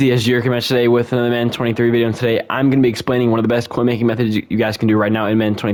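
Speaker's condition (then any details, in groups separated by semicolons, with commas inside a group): No condition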